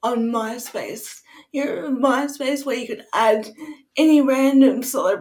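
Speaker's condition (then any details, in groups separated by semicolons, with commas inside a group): Cerebral palsy; sometimes taken for drunk on first sight on cam, speech affected on bad days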